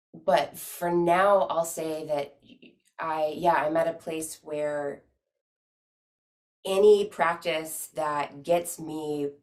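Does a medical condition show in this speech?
No.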